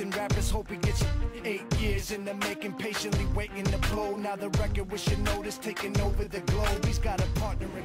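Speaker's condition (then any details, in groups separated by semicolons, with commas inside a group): No condition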